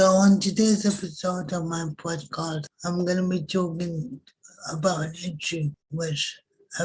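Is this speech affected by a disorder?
Yes: cerebral palsy.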